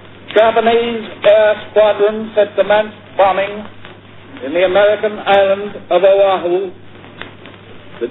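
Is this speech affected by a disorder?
No.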